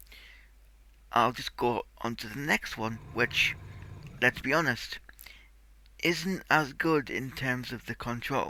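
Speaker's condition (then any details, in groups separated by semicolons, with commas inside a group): Cerebral palsy; tight muscles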